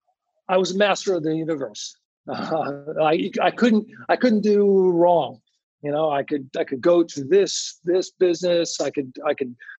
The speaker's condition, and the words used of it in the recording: Aphasia. This is, this is easy for me because um, because i have aphasia so the thing is i, I could get better is to speaking mm-hmm.